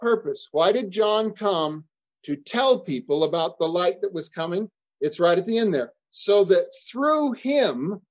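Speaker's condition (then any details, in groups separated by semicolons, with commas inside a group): No condition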